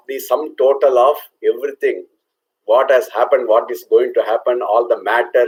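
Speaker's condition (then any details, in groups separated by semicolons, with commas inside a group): No condition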